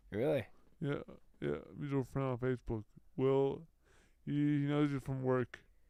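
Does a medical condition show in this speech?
Yes: brain injury.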